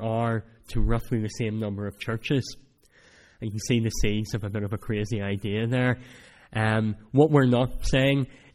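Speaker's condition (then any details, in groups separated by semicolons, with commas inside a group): Cleft palate; speech not that clear at times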